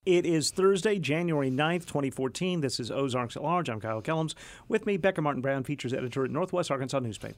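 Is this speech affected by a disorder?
No.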